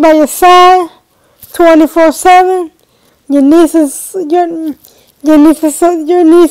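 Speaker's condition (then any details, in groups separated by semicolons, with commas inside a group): Cerebral palsy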